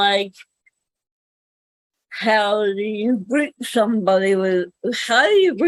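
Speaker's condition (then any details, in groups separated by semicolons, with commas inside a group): Cerebral palsy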